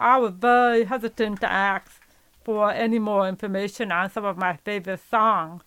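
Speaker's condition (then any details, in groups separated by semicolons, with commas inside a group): Profound deafness; learned to speak with speech therapist help, therapy in elementary and high school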